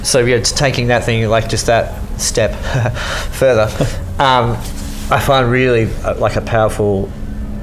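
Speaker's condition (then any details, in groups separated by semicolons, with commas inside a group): Cleft lip and palate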